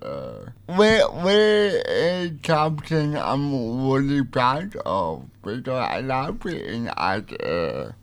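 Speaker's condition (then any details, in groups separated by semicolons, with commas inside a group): Cerebral palsy; partly typed audio on light writer device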